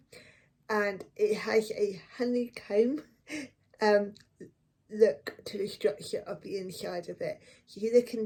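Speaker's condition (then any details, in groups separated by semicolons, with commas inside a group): Cerebral palsy; affects one foot; osteoarthritis in affected foot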